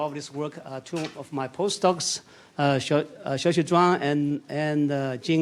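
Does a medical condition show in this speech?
No.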